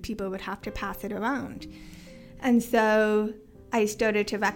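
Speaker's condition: Hearing loss with cochlear implants; bilateral cochlear implants, first implant at age 18, not born deaf, born with some hearing, formerly FM systems with hearing aids; many years with bilateral cochlear implants, more disabled when implants malfunction; pretty good speech and listening comprehension in childhood, kept on speech path

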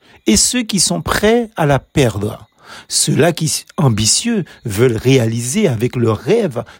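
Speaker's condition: No condition

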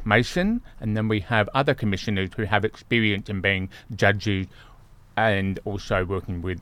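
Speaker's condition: Deafness; congenital deafness, born deaf

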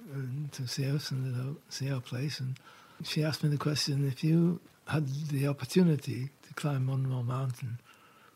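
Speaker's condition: Parkinson's; diagnosed about 4 years ago

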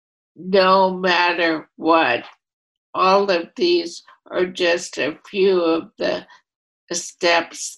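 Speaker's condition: ALS, primary lateral sclerosis; voice affected

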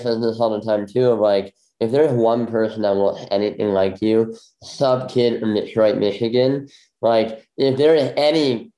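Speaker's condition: Bilateral cleft lip; congenital bilateral

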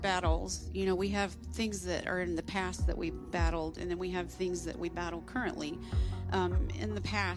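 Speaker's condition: No condition

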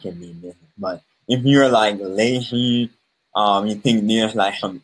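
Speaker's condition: Cleft palate; speech impediment since birth

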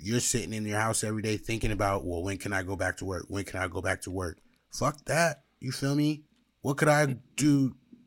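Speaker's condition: No condition

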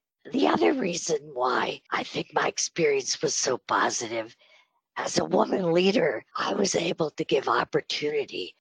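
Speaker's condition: Spasmodic dysphonia; breathy voice from Botox treatment

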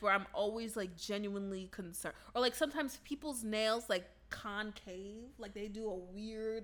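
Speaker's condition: No condition

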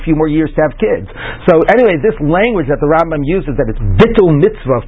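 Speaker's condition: No condition

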